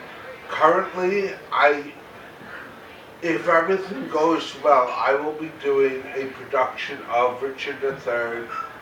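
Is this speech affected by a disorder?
Yes: cerebral palsy, mild; mainly affects speech.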